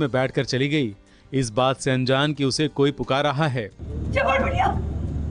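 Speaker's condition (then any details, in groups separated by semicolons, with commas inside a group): No condition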